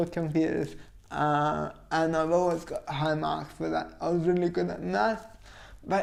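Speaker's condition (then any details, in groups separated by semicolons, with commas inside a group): Cerebral palsy; formerly frequent stuttering, pauses for breath, improved with training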